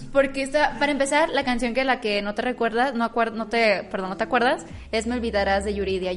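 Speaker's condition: No condition

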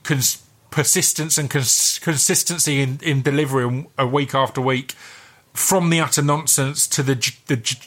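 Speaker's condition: Stutter; stutters during recording, remarks on own stutter as it happens; stutter noticeable while presenting, breaks off mid-sentence; repeated sounds, repeated words, prolonged sounds

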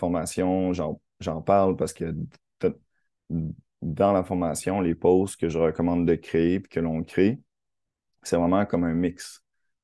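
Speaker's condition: Stuttering; lives with stuttering; blocks somewhat when speaking, attributed to capricious vocal cords; repeated words, blocks

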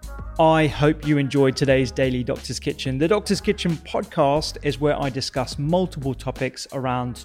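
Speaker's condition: No condition

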